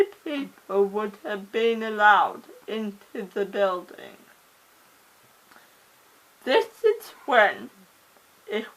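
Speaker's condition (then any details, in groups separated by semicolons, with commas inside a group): Cerebral palsy; oxygen starvation at birth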